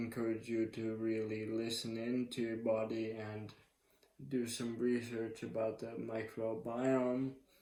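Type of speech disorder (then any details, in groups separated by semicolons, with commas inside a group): Slurred speech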